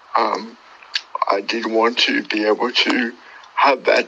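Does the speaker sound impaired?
Yes: cerebral palsy; from birth, born two months premature, died twice at birth, brain damage.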